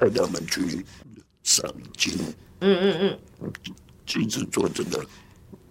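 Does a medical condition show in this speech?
Yes: laryngectomy for hypopharyngeal cancer; total laryngectomy for stage four hypopharyngeal cancer diagnosed at 45, smoker since junior high; hoarse voice before diagnosis, voice lost after surgery, 1.5 years to say own name.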